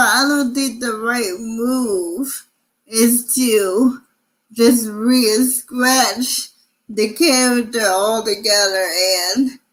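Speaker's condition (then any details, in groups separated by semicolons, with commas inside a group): Cerebral palsy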